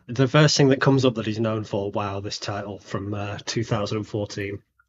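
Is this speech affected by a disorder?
No.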